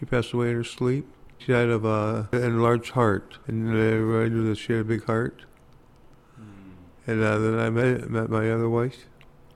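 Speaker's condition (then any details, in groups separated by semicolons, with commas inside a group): Parkinson's; hard time walking and talking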